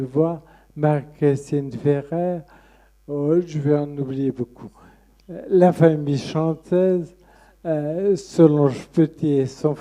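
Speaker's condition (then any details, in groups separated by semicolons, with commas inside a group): Friedreich's ataxia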